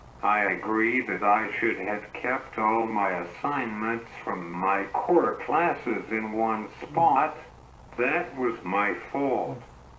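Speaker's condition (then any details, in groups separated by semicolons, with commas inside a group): Cerebral palsy; uses wheelchair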